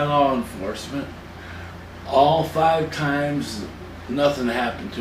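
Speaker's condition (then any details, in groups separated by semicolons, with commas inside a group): Cerebral palsy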